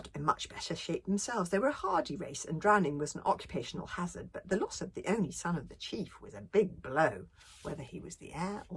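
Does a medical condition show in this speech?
No.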